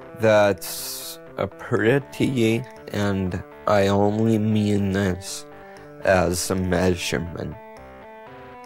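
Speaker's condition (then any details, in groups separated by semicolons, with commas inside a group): Multiple sclerosis and ataxia; ataxia, severe shaking; medical marijuana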